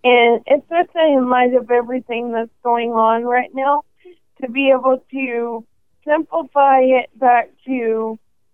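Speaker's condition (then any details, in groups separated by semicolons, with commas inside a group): ALS; clinic team includes speech and respiratory therapists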